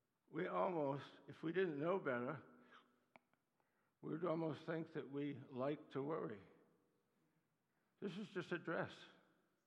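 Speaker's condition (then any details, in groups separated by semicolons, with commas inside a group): Parkinson's disease; Parkinson's attacks muscles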